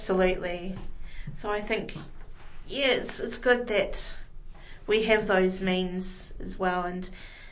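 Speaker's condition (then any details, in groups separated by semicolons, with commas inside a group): No condition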